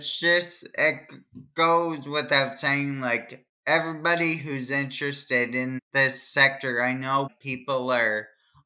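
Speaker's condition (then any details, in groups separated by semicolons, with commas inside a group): Cerebral palsy; plant work at MacArthur's nursery as therapy for hand movements and writing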